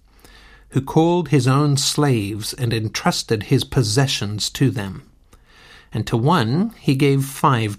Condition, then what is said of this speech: None; typical speech.